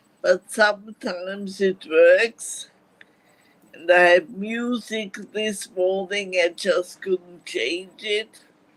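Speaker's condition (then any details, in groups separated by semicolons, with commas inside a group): Multiple sclerosis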